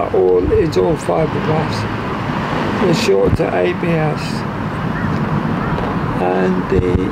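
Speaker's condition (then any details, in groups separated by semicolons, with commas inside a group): Motor neurone disease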